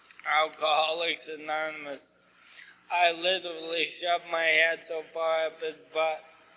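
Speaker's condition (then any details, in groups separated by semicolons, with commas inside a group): ALS; asked to talk slower, clearer, losing voice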